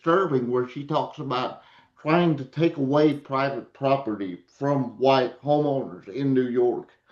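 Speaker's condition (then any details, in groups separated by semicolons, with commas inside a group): Cerebral palsy; reports speaking clearly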